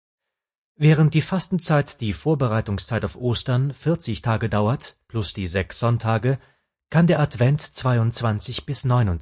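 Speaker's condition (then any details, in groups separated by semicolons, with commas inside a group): No condition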